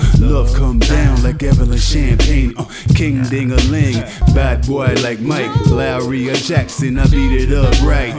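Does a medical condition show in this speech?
No.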